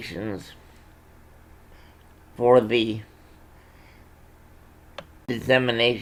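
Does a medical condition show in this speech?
Yes: cerebral palsy.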